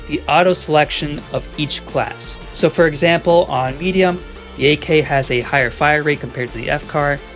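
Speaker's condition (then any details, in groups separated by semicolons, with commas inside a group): No condition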